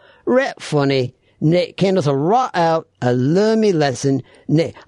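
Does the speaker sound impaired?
No.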